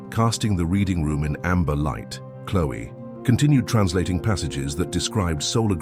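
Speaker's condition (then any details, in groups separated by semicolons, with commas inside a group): No condition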